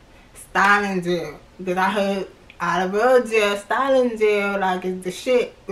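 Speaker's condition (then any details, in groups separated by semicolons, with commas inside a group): Cerebral palsy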